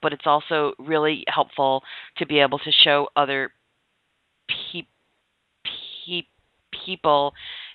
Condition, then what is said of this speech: Stuttering. But I definitely know what you mean, because sometimes when you do voluntary stuttering, it turns into real stuttering.